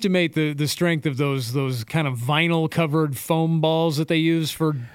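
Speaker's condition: No condition

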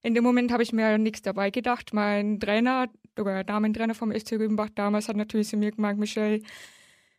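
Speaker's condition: Hard of hearing since birth, congenital, cochlear implant, severe; loss over 55 decibels

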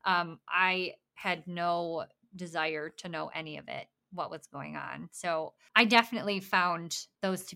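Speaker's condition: Bilateral cleft lip and palate; congenital complete bilateral cleft lip and palate, hard and soft palate, no palate at birth, lamb's nipple feeding

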